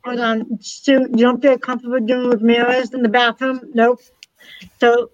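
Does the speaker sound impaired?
Yes: hard of hearing, cochlear implant; voicing sign language interpretation for deaf team.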